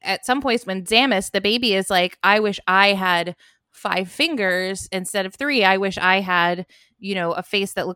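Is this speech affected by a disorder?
No.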